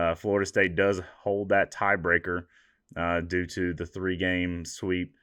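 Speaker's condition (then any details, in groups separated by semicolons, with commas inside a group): No condition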